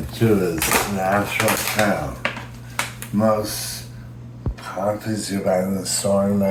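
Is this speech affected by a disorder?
Yes: brain injury.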